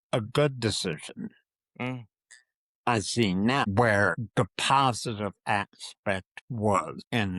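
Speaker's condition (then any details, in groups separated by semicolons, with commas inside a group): Parkinson's disease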